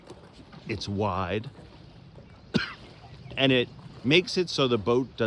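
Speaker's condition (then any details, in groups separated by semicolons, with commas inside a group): No condition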